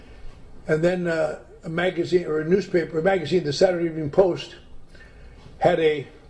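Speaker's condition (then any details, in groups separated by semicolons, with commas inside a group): No condition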